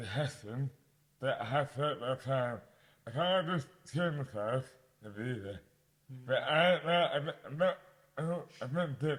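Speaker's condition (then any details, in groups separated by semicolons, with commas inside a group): Dystonia; mouth impairment affects speech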